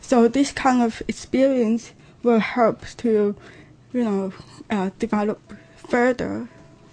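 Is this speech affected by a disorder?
Yes: severe to profound hearing loss; severe to profound hearing loss since premature birth, hearing aids, hears only 10 to 20 percent without aids.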